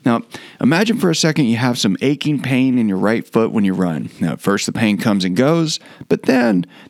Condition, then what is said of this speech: No condition.